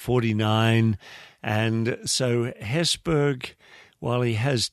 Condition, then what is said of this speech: None; typical speech.